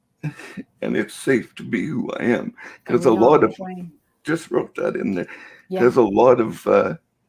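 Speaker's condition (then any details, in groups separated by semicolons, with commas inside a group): Cerebral palsy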